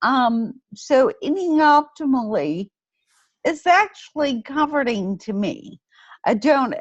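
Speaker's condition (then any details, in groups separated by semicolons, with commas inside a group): Friedreich's ataxia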